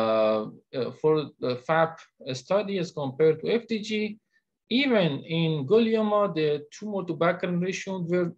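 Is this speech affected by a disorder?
No.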